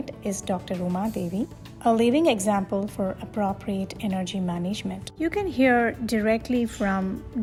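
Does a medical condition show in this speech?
No.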